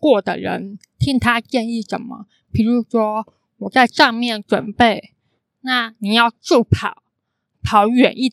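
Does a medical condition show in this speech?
Yes: congenital hearing impairment; congenital cochlear underdevelopment, cochlea missing one turn, skull opened for cochlear implant (电子耳); intonation slightly different from typical speakers, can sound sing-song.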